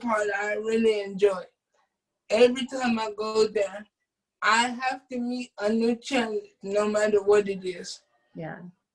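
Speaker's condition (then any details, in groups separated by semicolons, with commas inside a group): Cerebral palsy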